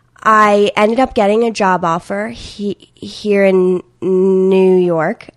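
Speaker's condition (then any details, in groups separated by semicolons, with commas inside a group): Stuttering; varies, very stuttery on phone interviews, sometimes hardly stuttery, at times many disfluencies; prolonged sounds, blocks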